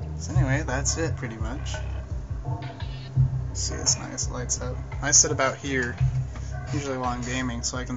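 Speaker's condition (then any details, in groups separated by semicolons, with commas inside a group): No condition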